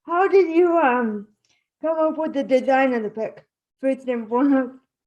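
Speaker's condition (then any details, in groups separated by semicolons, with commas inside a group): Spastic cerebral palsy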